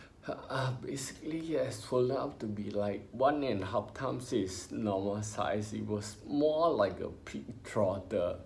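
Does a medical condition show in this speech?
Yes: ataxia; spinocerebellar, progressive degenerative, began with trembling hands; about 20 years since onset, does exercise; affects talking, speaking used as speech therapy.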